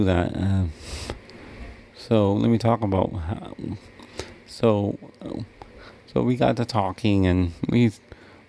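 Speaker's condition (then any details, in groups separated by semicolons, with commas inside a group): Cerebral palsy; wheelchair user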